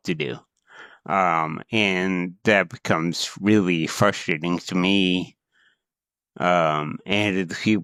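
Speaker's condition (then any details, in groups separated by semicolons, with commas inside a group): Cerebral palsy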